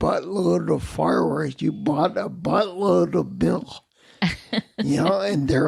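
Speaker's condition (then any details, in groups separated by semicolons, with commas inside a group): Multiple sclerosis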